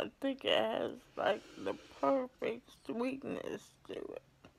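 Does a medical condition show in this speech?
Yes: ALS.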